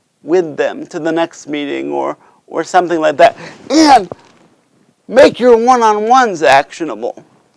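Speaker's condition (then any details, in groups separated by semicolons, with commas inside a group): Cerebral palsy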